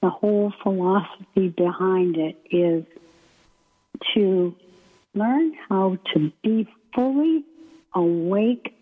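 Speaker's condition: ALS; onset right foot at VA internship in Maine, year of testing before diagnosis, wheelchair user; breathing muscles weak, speech effortful, may sound weak or unclear, paces speech with breath, slowing, pausing

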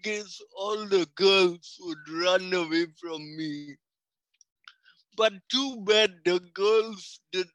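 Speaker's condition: Cerebral palsy; speech affected

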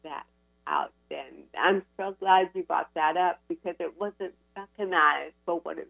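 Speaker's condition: Cerebral palsy; constant uncontrollable brain signals against spinal hardware

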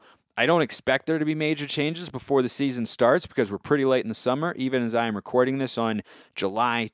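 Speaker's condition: No condition

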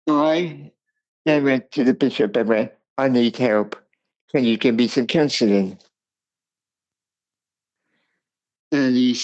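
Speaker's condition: Cerebral palsy; speech impairment

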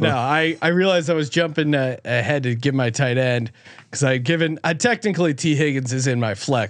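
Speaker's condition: No condition

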